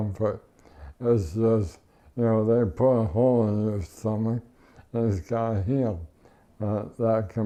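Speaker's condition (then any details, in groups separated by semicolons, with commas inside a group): ALS; tracheotomy, ventilator, wheelchair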